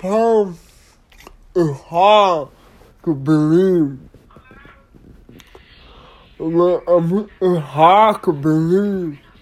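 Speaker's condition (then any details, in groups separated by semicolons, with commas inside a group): Disability affecting speech; speech not clear, words not clear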